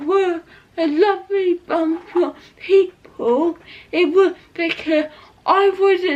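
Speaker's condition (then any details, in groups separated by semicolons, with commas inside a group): Cerebral palsy; not quadriplegic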